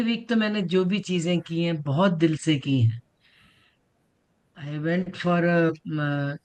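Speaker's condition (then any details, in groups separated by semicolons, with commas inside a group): No condition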